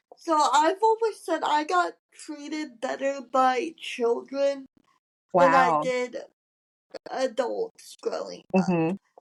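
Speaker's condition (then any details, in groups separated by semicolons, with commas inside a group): Cerebral palsy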